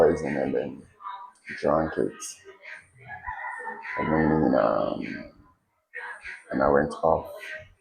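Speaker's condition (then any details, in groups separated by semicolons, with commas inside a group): No condition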